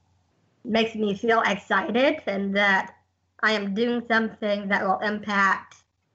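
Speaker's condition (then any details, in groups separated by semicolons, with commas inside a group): Down syndrome; congenital, present from birth, significant congenital heart condition, successful heart transplant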